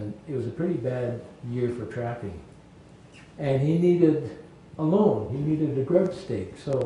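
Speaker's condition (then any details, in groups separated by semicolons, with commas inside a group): No condition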